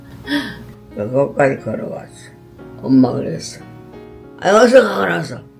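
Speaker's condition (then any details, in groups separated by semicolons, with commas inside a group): Parkinson's disease; also dementia, over eighty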